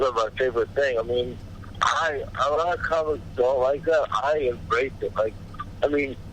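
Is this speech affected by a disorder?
Yes: cerebral palsy; body deteriorating with age.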